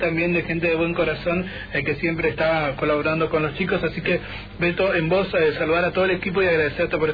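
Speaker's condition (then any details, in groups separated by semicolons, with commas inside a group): No condition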